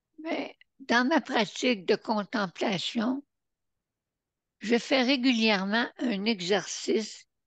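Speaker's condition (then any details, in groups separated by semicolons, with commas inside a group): Parkinson's disease; vocal cords may fail, some difficulty expressing herself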